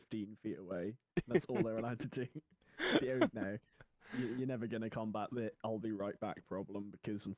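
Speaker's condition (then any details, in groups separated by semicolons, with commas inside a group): No condition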